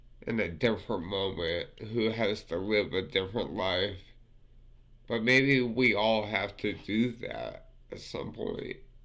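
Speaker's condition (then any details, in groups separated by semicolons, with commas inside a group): Multiple sclerosis; affects fingers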